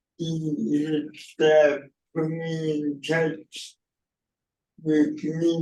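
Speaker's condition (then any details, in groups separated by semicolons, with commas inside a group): Cerebral palsy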